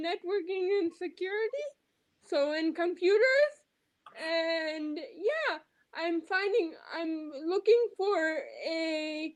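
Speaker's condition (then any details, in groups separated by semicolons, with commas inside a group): Quadriplegic cerebral palsy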